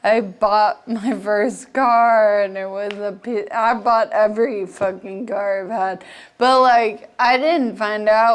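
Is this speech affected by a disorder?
Yes: Friedreich's ataxia; voice sounded abnormal from onset, mistaken for drunk.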